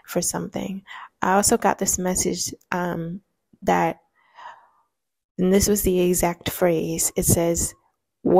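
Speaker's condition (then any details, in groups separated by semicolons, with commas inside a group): No condition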